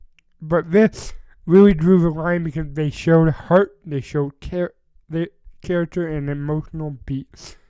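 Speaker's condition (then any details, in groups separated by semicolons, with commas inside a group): Cerebral palsy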